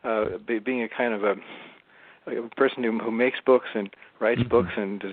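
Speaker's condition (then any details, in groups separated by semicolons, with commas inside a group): Parkinson's disease; diagnosed while still working, some years before recording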